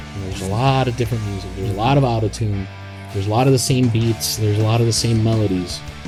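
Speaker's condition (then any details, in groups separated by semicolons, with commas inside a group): No condition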